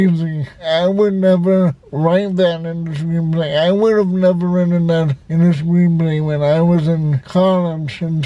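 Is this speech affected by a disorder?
Yes: cerebral palsy, severe; spastic type.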